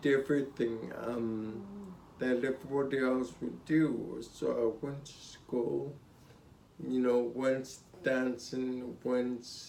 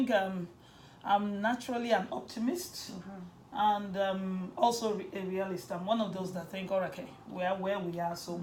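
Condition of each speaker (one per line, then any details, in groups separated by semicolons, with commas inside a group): Spinocerebellar ataxia (sca7)
No condition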